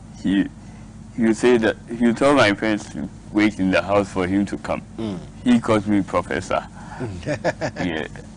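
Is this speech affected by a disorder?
Yes: cerebral palsy.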